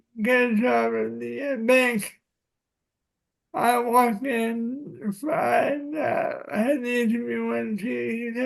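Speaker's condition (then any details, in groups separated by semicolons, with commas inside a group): Cerebral palsy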